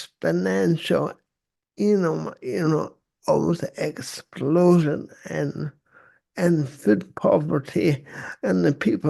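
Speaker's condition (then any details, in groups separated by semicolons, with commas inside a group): Cerebral palsy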